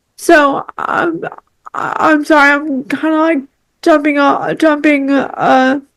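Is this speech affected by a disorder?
Yes: cerebral palsy.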